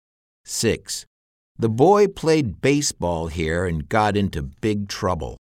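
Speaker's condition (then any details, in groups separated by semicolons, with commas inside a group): No condition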